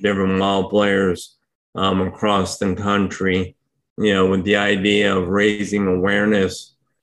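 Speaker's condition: ALS; hard to speak for long periods right now

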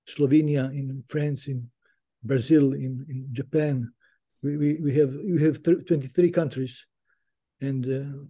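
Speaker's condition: Parkinson's disease; began five to six years post-diagnosis

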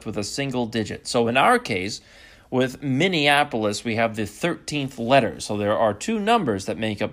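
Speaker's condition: No condition

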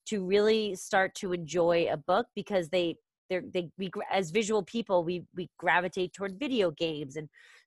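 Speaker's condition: No condition

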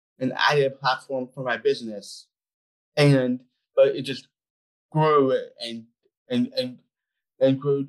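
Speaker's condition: Down syndrome; gave TEDx talk

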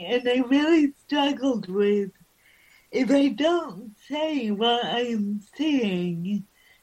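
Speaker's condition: Cerebral palsy

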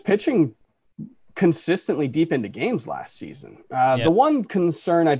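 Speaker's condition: No condition

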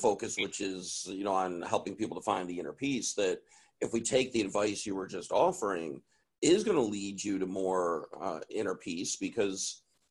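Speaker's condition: No condition

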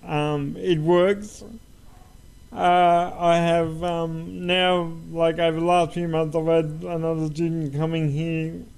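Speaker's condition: Cerebral palsy; uses wheelchair

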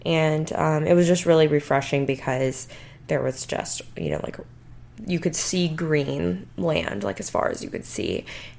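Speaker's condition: No condition

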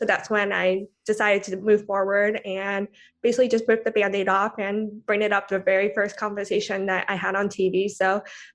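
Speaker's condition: Profound deafness, congenital, cochlear implant user; mainstream schooling; no hearing without cochlear implant, implant not waterproof, removed near water

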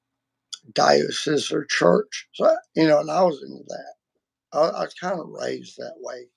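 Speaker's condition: Vocal cord surgery; including laser treatment

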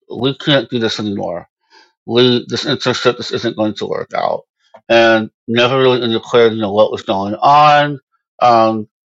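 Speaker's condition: Moebius syndrome; congenital

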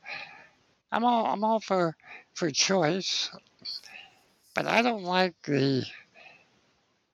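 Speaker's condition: Spinal muscular atrophy; lifelong wheelchair use

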